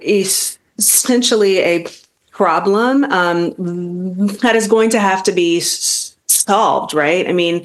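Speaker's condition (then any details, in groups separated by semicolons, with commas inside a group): Stuttering; lifelong stuttering; pursues public speaking to face fear of talking, still stutters, feels vulnerable on podcasts; long-standing fear of talking, past avoidance of carrying conversations, stuttering held back career; blocks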